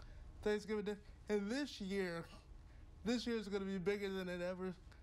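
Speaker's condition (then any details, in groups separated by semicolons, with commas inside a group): Cerebral palsy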